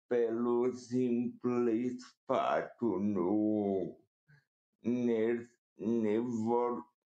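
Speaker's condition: Cerebral palsy; present from birth

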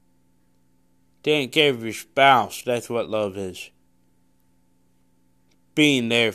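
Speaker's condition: Cerebral palsy; congenital cerebral palsy

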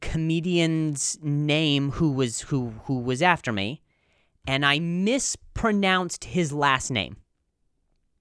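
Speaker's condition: Stuttering; uses accent to escape own voice, stutters heavily returning to own voice, doubts pronouncing words correctly; repeated sounds

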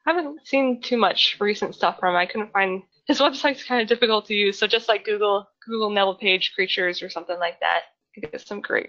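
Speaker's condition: No condition

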